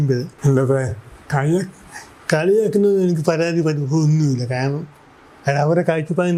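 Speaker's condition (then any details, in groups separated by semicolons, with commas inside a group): Cerebral palsy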